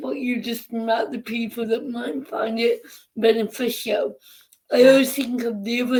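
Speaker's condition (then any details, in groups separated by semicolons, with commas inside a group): Cerebral palsy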